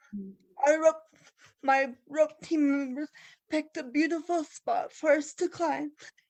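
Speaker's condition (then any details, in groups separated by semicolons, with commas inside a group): Cerebral palsy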